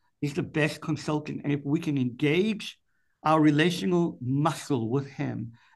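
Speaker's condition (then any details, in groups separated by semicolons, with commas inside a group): Cleft palate; congenital cleft palate, speech and hearing impaired since birth, difficult childhood development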